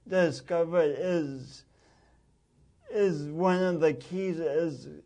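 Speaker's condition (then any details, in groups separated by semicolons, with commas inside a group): Speech impediment from birth oxygen loss; distinguished one-of-a-kind unique accent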